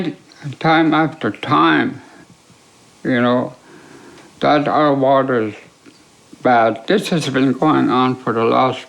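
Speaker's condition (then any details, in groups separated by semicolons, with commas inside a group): ALS; affects swallowing and speech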